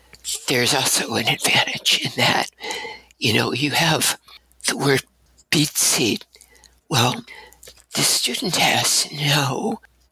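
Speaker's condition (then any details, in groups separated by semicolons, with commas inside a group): Abductor spasmodic dysphonia; shaky tremor when syllables lengthened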